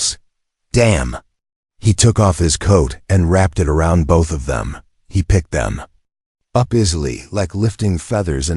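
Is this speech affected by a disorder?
No.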